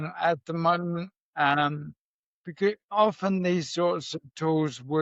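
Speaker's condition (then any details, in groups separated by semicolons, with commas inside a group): MND; clonus causing leg shaking; voice may sound shaky from clonus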